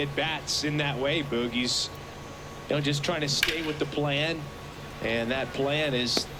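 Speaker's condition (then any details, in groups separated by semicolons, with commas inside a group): No condition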